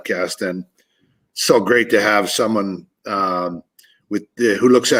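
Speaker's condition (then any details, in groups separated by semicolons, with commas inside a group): No condition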